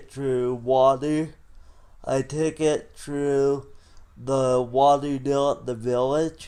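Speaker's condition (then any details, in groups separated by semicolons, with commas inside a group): Cerebral palsy; tone and spasticity, wheelchair most of life; breathing work to loosen tight body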